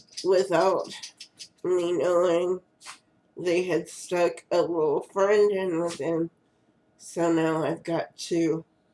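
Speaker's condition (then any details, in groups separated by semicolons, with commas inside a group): Cerebral palsy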